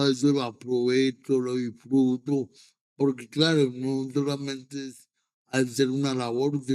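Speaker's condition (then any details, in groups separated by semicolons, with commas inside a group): Cerebral palsy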